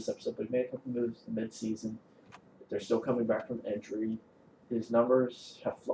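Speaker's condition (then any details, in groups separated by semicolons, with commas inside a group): No condition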